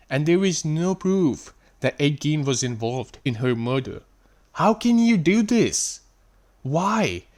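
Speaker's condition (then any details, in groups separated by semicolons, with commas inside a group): No condition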